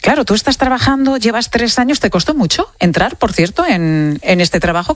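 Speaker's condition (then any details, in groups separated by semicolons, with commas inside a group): No condition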